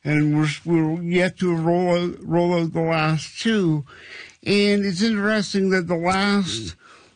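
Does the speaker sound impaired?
Yes: cerebral palsy; past childhood orthopedic surgeries like hip and heel cord operations.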